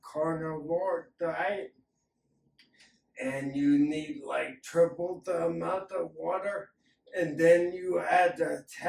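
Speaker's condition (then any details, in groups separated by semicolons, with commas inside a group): Acquired ataxia; acquired ataxia accelerating hereditary ataxia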